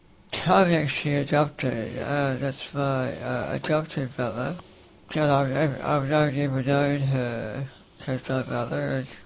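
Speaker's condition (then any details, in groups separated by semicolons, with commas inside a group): Facioscapulohumeral muscular dystrophy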